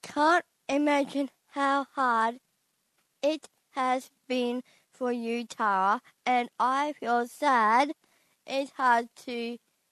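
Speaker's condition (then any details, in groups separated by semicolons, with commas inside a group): Down syndrome; congenital, present from birth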